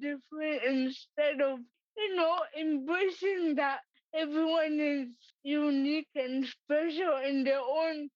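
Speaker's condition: Cerebral palsy; types instead

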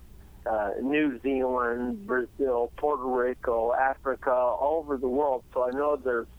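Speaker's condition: Cerebellar ataxia; cause unknown

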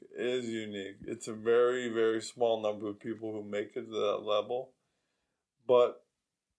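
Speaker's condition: ALS

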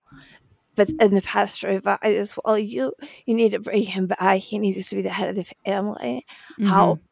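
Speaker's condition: Spasmodic dysphonia; voice may sound like glitching audio, shaky, likened to NPR host Diane Rehm

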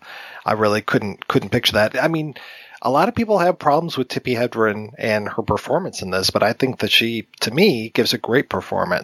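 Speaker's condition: No condition

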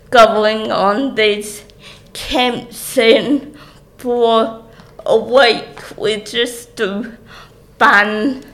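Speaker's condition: Cerebral palsy; speech obviously affected

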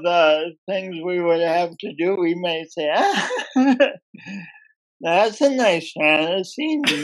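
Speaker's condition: Speech impediment from birth; oxygen loss at birth

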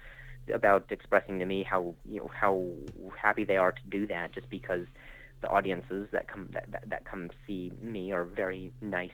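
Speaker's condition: Stutter; stuttered speech; repeated sounds, repeated words

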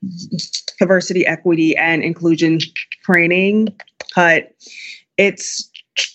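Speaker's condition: Stutter; stutter since before public speaking, lifelong fear of talking to people; pronounced stutter audible during interview; at times takes a couple of seconds to say words; repeated sounds

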